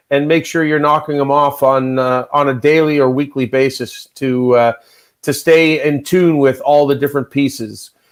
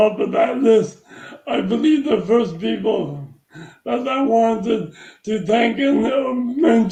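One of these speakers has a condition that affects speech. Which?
The second: traumatic brain injury; car accident, followed by coma; 14 to 15 years since injury, ongoing intensive rehab; working on breath support and speech, small ongoing progress.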